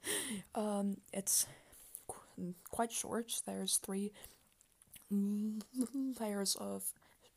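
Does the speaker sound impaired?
Yes: speech impediment; sound repetitions on word starts, random pauses, pauses and repetitions left unedited; here repeated sounds, blocks.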